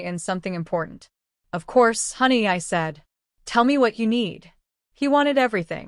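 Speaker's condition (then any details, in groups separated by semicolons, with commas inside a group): No condition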